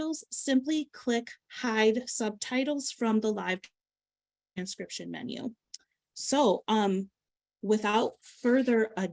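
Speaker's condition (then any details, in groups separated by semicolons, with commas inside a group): No condition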